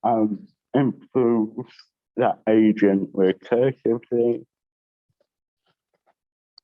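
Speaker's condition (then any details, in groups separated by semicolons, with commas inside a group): Cerebral palsy with dysarthria; all four limbs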